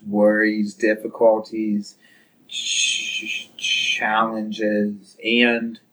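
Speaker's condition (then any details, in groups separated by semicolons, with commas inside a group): Stuttering; present for at least 10 to 12 years, speaking practice through Toastmasters, National Stuttering Association, TESA; severe stuttering; prolonged sounds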